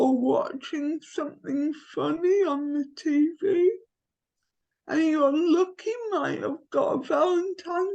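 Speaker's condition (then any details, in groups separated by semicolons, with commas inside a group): Cerebral palsy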